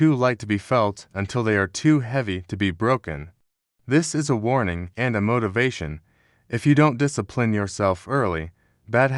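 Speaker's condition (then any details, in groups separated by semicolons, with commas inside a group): No condition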